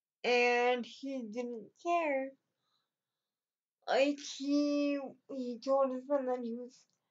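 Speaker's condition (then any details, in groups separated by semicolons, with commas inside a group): Cerebral palsy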